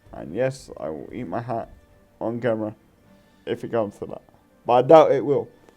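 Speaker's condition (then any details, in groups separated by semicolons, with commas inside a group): Cerebral palsy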